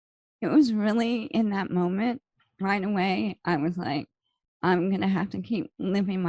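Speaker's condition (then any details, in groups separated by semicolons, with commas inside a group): ALS; slow progressing form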